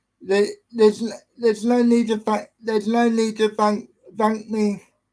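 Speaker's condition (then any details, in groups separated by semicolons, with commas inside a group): Cerebral palsy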